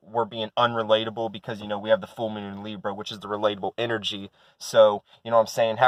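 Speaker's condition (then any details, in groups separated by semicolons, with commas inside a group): No condition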